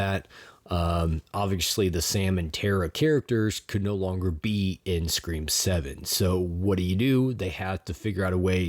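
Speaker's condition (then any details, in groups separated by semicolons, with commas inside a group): No condition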